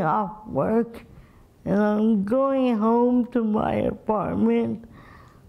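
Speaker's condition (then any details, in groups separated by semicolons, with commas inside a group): Cerebral palsy; present from birth, premature; breathing problems from sleep apnea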